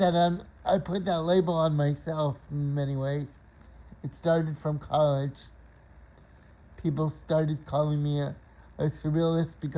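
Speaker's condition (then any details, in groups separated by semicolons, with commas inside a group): Cerebral palsy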